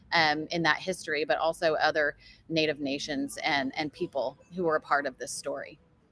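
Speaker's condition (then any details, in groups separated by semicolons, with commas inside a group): No condition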